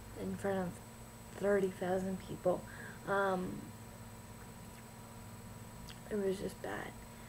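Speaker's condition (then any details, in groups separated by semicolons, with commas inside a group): Cerebral palsy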